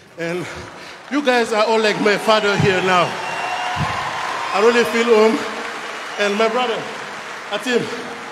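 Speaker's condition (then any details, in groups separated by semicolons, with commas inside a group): No condition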